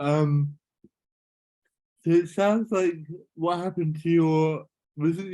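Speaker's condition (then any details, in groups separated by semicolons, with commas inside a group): Cerebral palsy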